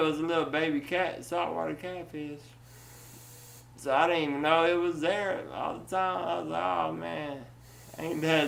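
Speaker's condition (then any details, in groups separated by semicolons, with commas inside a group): Duchenne muscular dystrophy; uses wheelchair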